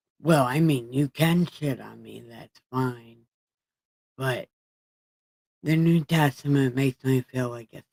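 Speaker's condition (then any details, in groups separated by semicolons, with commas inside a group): Brain injury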